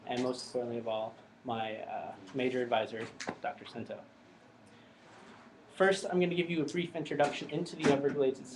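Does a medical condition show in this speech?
No.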